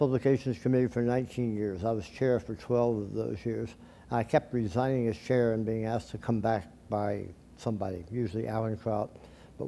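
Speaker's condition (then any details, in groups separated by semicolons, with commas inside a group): Tongue cancer surgery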